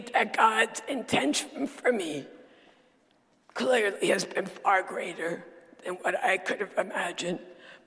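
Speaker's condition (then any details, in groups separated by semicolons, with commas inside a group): Dysphonia; sultry voice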